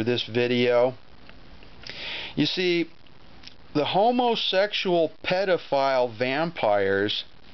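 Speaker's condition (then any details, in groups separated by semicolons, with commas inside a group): No condition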